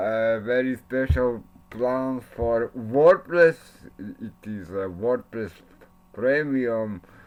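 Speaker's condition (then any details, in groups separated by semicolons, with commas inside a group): Cerebral palsy; since birth; speech not very clear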